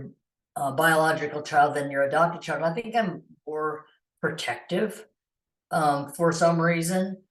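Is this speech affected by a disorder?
No.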